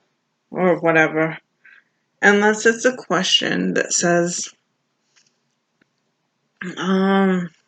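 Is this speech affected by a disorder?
Yes: cerebral palsy.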